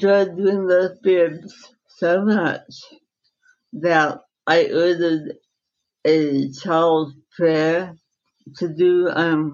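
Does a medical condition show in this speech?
Yes: dystonia, secondary to encephalitis; slight speech impediment.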